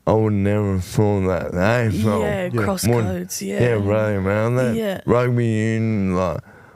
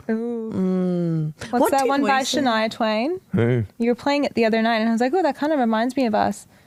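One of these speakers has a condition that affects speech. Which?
The first: motor neurone disease; shoulder onset, shoulder biopsy; diagnosed within past year, ozone therapy and other treatments; voice became very nasal.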